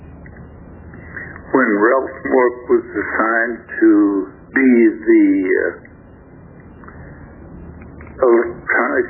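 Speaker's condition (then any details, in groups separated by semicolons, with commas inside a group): Stroke affecting throat muscles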